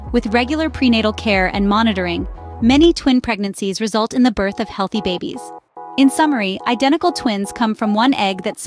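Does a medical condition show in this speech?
No.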